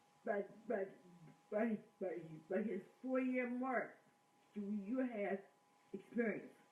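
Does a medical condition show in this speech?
Yes: cerebral palsy.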